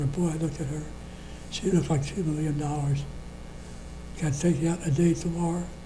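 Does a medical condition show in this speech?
Yes: Parkinson's disease.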